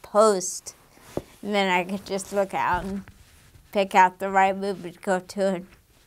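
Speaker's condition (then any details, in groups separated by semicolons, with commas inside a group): Damaged diaphragm; regular breathing exercise through cardio; breathing problems strongly affect speech, worse without exercise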